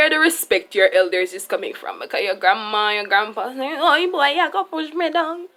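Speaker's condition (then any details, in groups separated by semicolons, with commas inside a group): No condition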